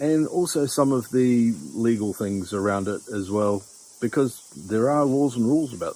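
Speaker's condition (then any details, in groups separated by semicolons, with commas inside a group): No condition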